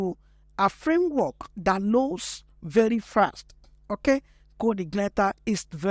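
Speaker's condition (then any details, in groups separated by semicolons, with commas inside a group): No condition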